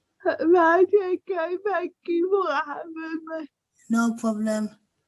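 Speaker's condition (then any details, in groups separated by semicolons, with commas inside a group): Cerebral palsy; affects speech, walking, motor skills, balance; mainly affects speech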